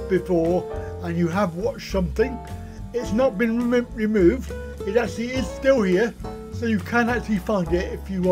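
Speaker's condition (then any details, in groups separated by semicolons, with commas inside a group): Cerebral palsy; back surgery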